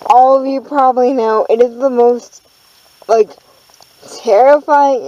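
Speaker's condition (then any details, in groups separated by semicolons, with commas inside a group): Cerebral palsy, dystonic hemiplegia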